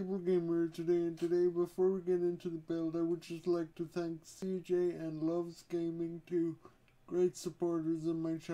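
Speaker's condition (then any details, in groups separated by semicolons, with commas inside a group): Quadriplegic cerebral palsy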